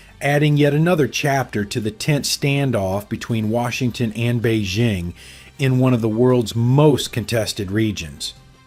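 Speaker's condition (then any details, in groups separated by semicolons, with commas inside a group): No condition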